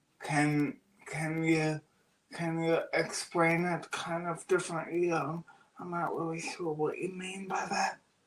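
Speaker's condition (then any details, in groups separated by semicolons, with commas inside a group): Cerebral palsy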